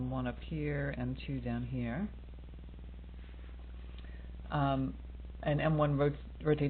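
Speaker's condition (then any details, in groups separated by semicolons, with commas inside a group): No condition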